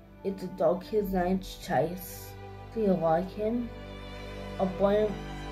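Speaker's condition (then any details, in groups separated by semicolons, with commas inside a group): Cerebral palsy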